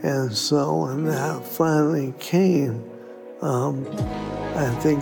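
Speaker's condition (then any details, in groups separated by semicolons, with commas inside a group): ALS; upper motor neuron signs first, right leg limp at onset, no cure, nothing to slow it; diagnosed 2 years ago, symptoms about 6 months earlier, progressing, losing walking and tooth-brushing; losing ability to talk and eat, worsening daily and weekly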